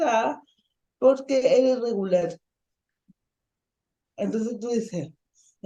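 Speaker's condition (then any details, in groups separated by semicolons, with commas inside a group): Ataxic cerebral palsy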